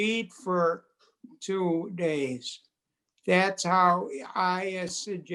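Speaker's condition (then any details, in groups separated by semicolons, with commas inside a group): Multiple sclerosis; quadriplegic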